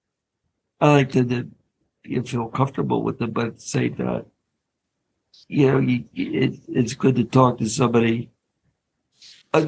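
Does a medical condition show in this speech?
Yes: ALS; diagnosed about five years ago, PEG tube recommended soon after diagnosis; fifth year since diagnosis, taking morphine and Advil, hospice.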